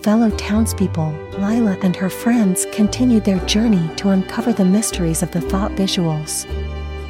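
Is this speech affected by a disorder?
No.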